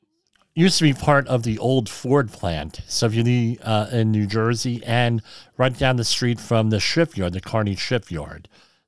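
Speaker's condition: Cleft lip and palate

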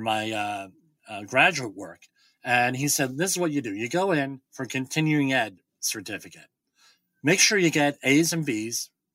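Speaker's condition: Bilateral cleft lip and palate; now able to hold conversation

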